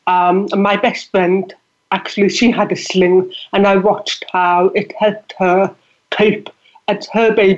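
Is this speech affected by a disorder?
Yes: deafness; deafness audible in voice.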